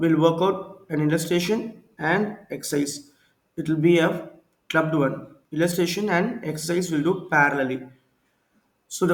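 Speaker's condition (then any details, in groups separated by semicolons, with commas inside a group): No condition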